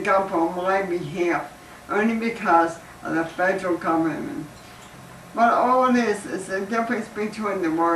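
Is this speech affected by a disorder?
Yes: ALS; lost use of arms; terminal stage.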